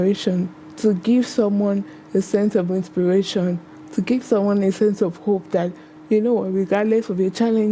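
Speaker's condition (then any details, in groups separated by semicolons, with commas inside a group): Cerebral palsy; acquired after early childhood injection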